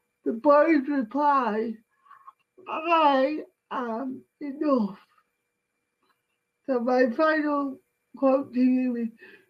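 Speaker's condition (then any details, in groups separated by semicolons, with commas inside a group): Cerebral palsy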